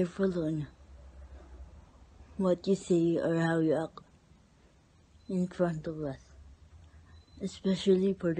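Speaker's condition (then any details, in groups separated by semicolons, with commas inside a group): Cerebral palsy; speech noticeably affected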